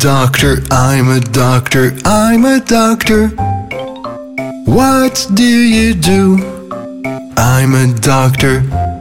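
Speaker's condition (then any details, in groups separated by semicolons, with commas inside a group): No condition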